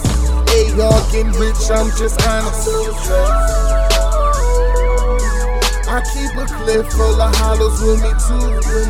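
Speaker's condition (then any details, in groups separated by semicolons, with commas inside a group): No condition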